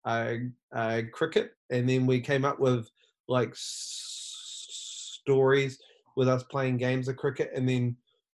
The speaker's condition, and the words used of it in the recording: Stuttering. I think mine just kind of is random.